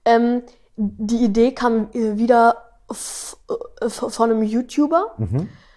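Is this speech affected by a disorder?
Yes: stuttering; age 12; stuttering a lot now while talking about stuttering; fluent singing with melody, stutters rapping without melody, little in podcast episodes, often fast, better slower; here repeated sounds, prolonged sounds.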